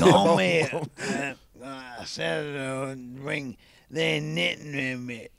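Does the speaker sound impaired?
Yes: ALS (motor neurone disease); young onset, speech affected first, voice worsened rapidly, nerve conduction testing; really early stages, recently diagnosed, borderline tests, on medication, in drug trials, seen by professor McDermott; speaking takes double energy, lags in banter, struggled saying solicitor, eating, drinking unaffected.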